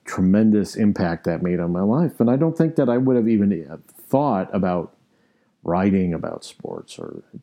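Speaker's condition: No condition

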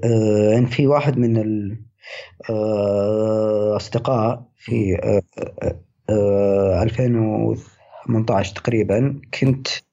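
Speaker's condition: Stuttering; onset age 10, previously largely controlled, gave presentations, spoke at Toastmasters, perfectionism possibly a contributing cause; worst period of stuttering so far, lacks willpower to work on it; difficulty communicating with people; repeated sounds, prolonged sounds, blocks

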